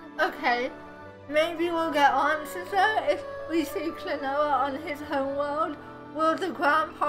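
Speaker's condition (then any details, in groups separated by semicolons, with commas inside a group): Cerebral palsy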